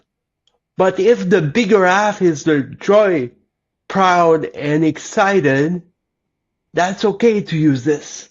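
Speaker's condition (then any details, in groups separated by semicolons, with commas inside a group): Cerebral palsy; lifelong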